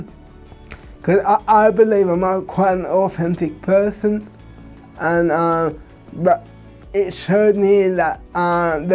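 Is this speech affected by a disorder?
Yes: cerebral palsy; from birth.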